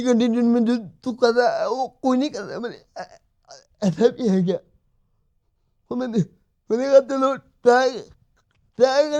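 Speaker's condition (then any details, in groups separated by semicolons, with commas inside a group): Cerebral palsy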